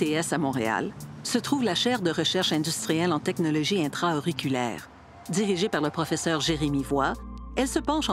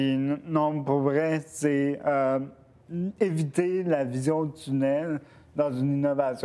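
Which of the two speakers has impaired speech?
The second: cerebral palsy; wheelchair user.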